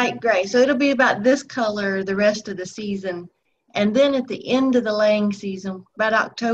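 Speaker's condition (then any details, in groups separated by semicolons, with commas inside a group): No condition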